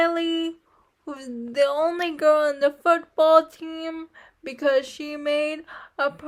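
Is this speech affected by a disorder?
Yes: cerebral palsy; uses wheelchair.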